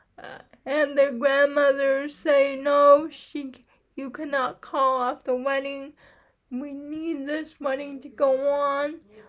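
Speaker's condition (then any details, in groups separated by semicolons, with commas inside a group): Cerebral palsy; uses wheelchair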